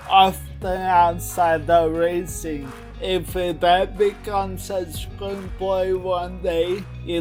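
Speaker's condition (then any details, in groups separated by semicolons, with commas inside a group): Cerebral palsy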